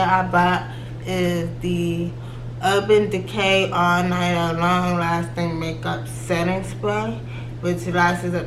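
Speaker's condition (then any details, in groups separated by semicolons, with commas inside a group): Cerebral palsy; from birth, left leg affected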